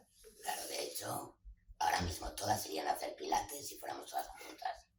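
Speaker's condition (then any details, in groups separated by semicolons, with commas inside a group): Total laryngectomy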